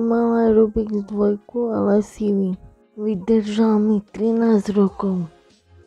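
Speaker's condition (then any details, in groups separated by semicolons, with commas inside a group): Cerebral palsy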